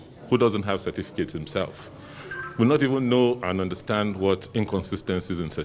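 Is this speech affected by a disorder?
No.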